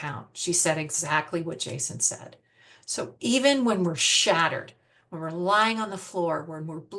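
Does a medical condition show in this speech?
No.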